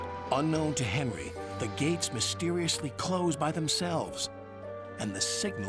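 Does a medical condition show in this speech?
No.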